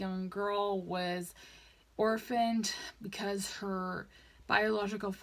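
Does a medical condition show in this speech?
No.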